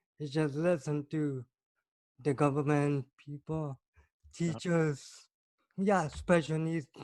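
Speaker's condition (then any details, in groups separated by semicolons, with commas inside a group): Cerebral palsy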